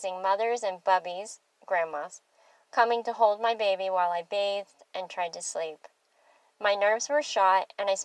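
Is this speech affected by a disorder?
Yes: bilateral cleft lip and palate; without partial air escapes to nasal passage, mushy unclear speech, could not roll r's, now improved.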